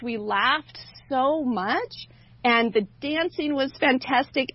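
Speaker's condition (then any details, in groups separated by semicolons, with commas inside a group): No condition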